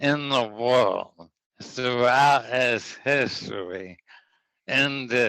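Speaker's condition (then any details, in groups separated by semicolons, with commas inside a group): ALS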